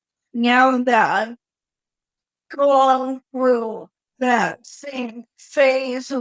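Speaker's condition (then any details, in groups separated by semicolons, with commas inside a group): Cerebral palsy; lag starting to talk, late speech onset, had speech therapy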